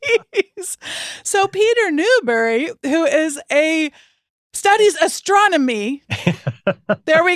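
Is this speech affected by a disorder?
No.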